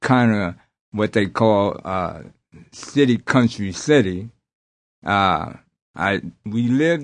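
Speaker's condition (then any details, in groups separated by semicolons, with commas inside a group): Aphasia after strokes; stuttering after strokes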